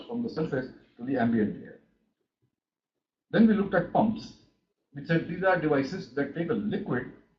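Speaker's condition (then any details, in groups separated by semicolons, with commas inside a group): No condition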